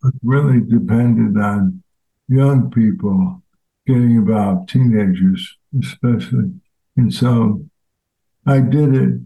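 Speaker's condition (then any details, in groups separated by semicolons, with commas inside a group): ALS; voice changed since onset, now a different voice, no spontaneous crying fits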